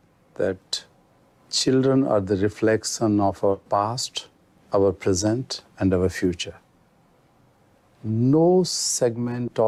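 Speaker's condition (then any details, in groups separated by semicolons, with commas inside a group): No condition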